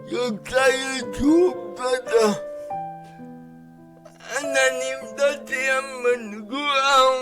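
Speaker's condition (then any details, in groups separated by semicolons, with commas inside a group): Brain lesion disability grade 1, severe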